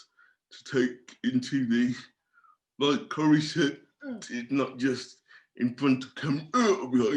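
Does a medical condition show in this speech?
Yes: cerebral palsy; from birth.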